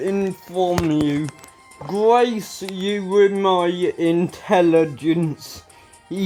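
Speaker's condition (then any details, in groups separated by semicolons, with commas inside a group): Ataxia; speech recently worse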